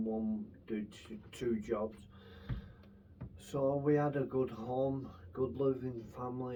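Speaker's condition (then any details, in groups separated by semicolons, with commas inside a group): Brain infection with surgery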